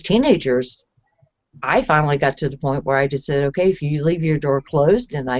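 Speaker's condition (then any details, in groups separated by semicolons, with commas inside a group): No condition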